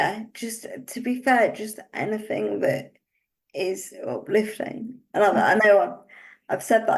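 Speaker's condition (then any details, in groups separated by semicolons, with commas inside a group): Cerebral palsy; uses wheelchair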